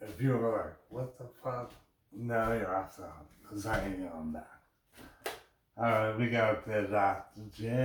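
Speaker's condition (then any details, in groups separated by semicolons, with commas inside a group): Brain injury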